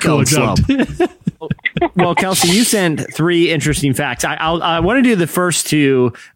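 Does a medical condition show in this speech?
No.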